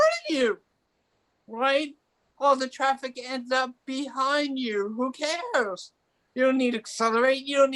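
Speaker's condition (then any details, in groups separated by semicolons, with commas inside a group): Cerebral palsy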